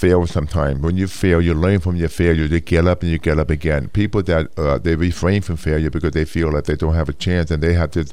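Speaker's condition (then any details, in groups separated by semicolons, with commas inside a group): Hearing loss; congenital hearing loss, about 80%, two hearing aids whole life; severe speech impediment from childhood, Mr. Universe interview in Geneva unusable, worked changing speaking and voice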